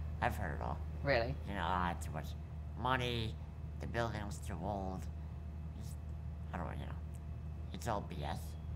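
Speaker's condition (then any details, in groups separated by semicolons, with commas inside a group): Muscular dystrophy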